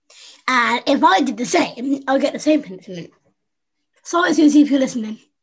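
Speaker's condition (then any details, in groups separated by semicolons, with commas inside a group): Down syndrome; congenital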